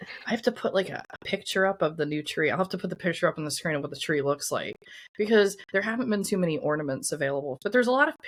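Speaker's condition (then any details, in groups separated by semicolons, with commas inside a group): No condition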